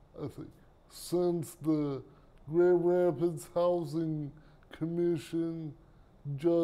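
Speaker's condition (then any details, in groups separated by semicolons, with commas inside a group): Cerebral palsy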